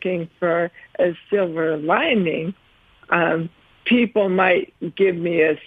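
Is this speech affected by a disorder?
Yes: ALS; ALS at 47 after a year of running into walls, no use of hands, arms, legs; about 7 years since diagnosis, slow progressor, types with eyes on computer; tongue affected, speaks more slowly than before, worried about voice, held up over 15 minutes.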